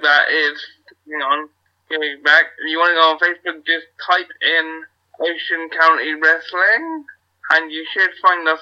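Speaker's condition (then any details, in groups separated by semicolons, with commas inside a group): Cerebral palsy; unable to wrestle actively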